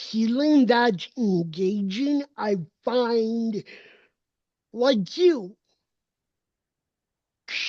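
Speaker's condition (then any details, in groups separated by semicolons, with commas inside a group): Cerebral palsy; uses walker and wheelchair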